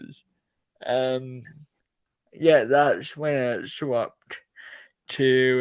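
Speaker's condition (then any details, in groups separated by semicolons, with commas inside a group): Cerebral palsy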